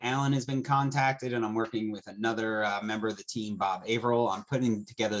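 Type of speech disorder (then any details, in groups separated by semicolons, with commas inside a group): None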